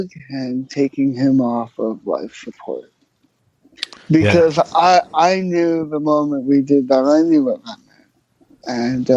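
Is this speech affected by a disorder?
Yes: cerebral palsy.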